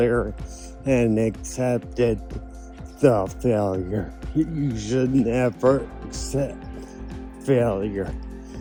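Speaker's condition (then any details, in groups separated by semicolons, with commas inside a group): Ataxia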